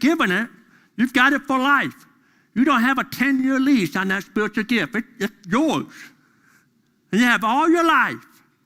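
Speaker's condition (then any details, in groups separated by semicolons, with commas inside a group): Deafness; deaf during school years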